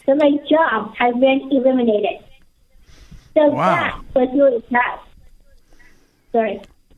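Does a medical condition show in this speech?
Yes: Down syndrome; described as extraordinary public speaker, speaks across country, testified in Pennsylvania, speaking engagements now via Zoom.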